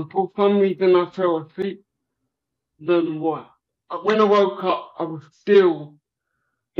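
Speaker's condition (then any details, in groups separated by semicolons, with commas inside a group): Cerebral palsy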